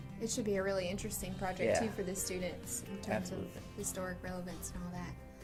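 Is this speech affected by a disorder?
No.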